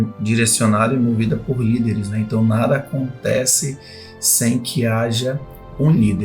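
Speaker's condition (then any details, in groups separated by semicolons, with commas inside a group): No condition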